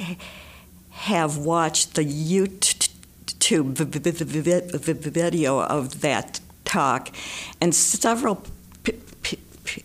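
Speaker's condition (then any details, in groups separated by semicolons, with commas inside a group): Stutter, severe; stutter persisting despite much of life trying to stop, described as incurable; stutters a lot, struggles to speak; prolonged sounds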